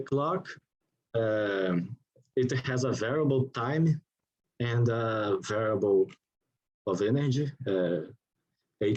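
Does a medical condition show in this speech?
No.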